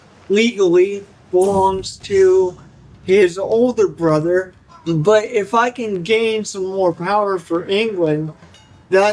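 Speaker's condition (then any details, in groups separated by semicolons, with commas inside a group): Cerebral palsy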